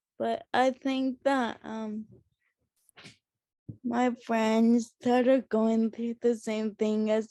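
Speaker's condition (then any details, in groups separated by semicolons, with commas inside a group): Friedreich's ataxia; slurred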